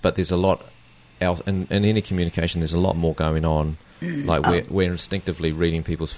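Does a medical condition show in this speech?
No.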